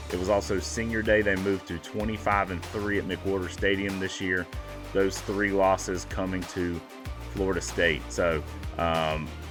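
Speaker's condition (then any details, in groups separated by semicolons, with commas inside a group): No condition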